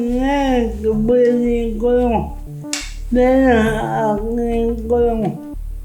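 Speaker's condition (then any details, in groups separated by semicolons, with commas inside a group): Cerebral palsy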